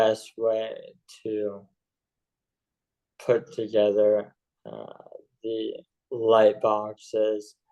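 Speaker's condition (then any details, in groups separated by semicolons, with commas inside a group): ALS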